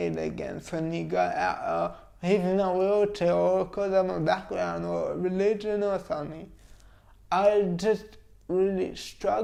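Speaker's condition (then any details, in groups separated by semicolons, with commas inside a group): Cerebral palsy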